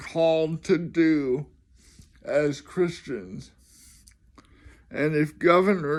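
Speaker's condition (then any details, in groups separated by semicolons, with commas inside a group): Cerebral palsy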